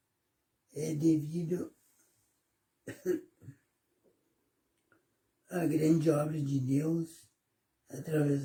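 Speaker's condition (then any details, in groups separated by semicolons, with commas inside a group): Cerebellar ataxia; degenerative hereditary form; diagnosed nine years ago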